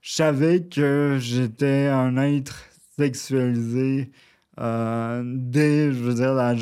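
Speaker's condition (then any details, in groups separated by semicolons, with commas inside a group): Cerebral palsy, near quadriplegia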